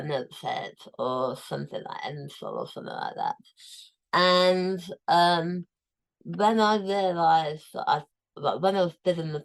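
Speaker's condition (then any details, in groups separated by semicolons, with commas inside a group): Tongue cancer, tongue removed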